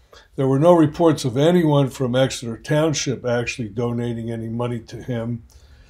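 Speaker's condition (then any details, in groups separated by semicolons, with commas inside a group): No condition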